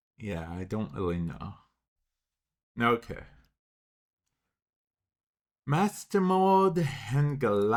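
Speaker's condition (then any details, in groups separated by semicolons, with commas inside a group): Cerebral palsy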